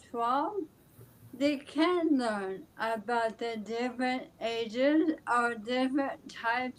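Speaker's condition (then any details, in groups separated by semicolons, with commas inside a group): ALS; speech affected but still understandable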